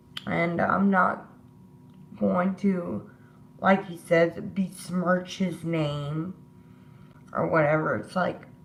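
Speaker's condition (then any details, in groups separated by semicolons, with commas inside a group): Disability causing slurred speech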